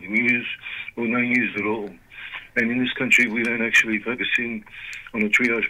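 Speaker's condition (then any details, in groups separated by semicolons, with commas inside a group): Parkinson's disease; diagnosed 2019, led to retirement; limited capacity, can't do much more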